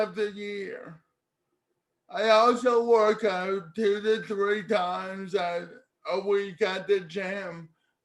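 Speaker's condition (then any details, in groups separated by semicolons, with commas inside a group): Cerebral palsy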